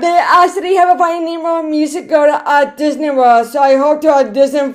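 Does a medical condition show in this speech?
Yes: cerebral palsy; right-sided, premature, diagnosed 6 months, limp, foot braces, small right hand, foot surgeries at 7, 11; speech disability, predicted never to talk, first word around one year, speech therapy since age one.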